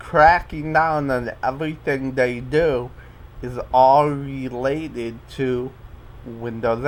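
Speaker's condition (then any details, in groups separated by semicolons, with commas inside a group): Cerebral palsy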